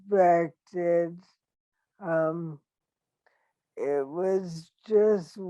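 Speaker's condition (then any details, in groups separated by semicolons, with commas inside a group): ALS; operation six months ago, then intensive care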